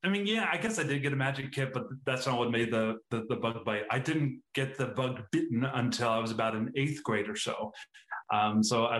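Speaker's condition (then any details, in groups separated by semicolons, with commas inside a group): Stuttering; lifelong genetic stutter, onset early childhood, weekly speech therapy kindergarten to ninth grade, then dismissed; well controlled, hides stutter well, occasional very stuttery days, rarely stutters when performing magic; words sometimes don't come out as intended or when intended; repeated sounds, prolonged sounds, blocks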